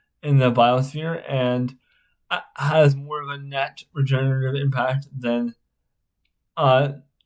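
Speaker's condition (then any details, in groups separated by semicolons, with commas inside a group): Spastic cerebral palsy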